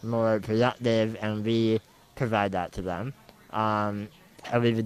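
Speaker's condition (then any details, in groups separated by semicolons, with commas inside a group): Muscular dystrophy; wheelchair user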